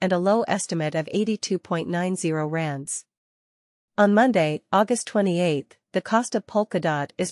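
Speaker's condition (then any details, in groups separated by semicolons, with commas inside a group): No condition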